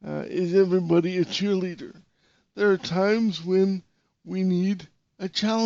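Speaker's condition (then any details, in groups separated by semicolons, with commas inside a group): Cerebral palsy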